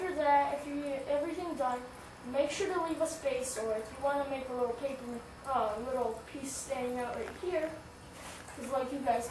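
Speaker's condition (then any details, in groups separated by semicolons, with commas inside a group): No condition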